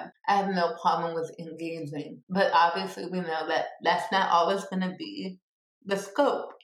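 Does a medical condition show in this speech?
Yes: cerebral palsy; from birth, born two months premature, 2 pounds 12 ounces, significant motor skill delays, physical and occupational therapy as child; speech impediment, people sometimes ask about it.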